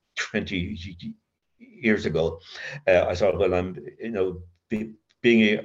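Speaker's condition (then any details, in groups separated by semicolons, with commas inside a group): Covert stutter; severe childhood stutter, linked to adverse childhood experience, child guidance clinic, worse with teacher's punishment, covert since sobriety; occasional blocks, stutters in mind more than aloud, avoids feared words, voice never feels own; repeated sounds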